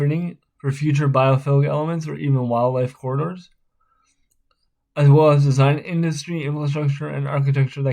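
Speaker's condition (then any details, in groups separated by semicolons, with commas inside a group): Spastic cerebral palsy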